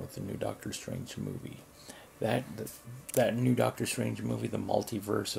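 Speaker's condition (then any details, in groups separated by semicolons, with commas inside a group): No condition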